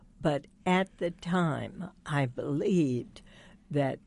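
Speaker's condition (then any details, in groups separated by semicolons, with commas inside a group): Spasmodic dysphonia; diagnosed Johns Hopkins after six years, basal ganglia, cords clamp uncontrollably, botulinum toxin cord injection; still able to talk on air, voice breaks persist, speaks slowly; speaks very slowly, one injection took voice completely two weeks, only whisper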